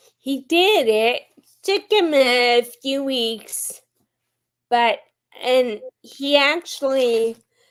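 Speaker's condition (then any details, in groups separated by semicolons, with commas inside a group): Friedreich's ataxia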